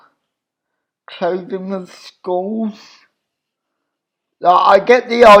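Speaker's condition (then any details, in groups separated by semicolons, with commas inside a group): Cerebral palsy; obvious speech impediment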